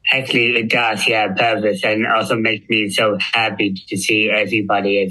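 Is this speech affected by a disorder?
Yes: Down syndrome; intellectual disability.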